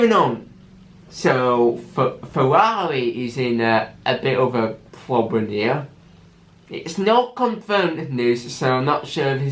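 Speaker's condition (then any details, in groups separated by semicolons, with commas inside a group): Cerebral palsy with stammer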